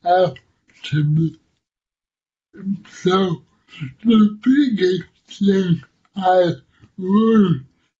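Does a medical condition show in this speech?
Yes: cerebral palsy; affects muscle movement, intellect unaffected; audiences initially unsure they can understand speech, speech described as hard to understand.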